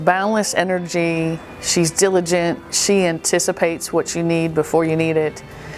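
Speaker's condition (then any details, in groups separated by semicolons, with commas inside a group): No condition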